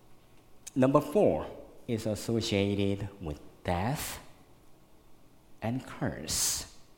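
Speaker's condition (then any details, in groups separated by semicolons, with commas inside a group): Cleft lip and palate, severe; one in junior high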